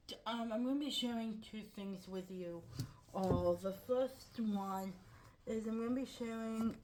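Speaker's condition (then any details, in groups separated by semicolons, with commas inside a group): Cerebral palsy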